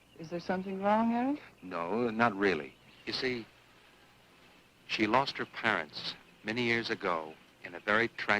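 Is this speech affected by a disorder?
No.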